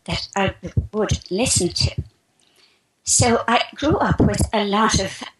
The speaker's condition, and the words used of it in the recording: Spasmodic dysphonia. So in a few minutes I will be speaking perfectly.